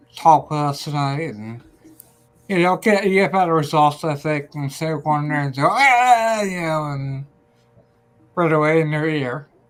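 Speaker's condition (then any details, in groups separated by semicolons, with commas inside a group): Ataxia; may slur speech, may sound drunk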